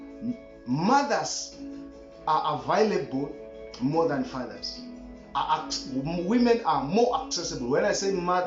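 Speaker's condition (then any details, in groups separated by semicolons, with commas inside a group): No condition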